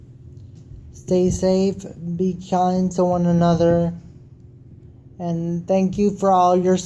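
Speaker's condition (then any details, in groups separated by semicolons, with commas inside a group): Cerebral palsy; wheelchair user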